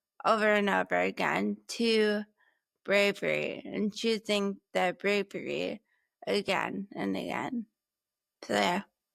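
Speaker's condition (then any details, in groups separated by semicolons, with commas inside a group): Brain injury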